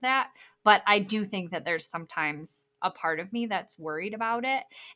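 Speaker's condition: Bilateral cleft lip and palate

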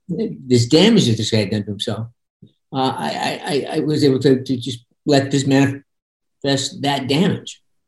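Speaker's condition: Parkinson's; progressive brain disease, diagnosed in early adulthood, incomplete facial control, passive stone face; voice sometimes monotone

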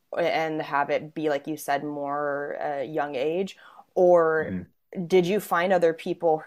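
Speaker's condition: No condition

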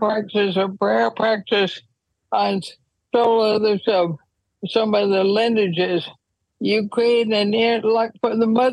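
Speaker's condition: ALS; symptoms about nine years before diagnosis, wheelchair use when traveling

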